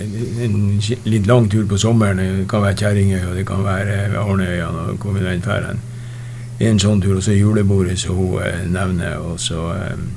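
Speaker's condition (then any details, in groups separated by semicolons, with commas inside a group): Parkinson's disease; about 6-7 years since onset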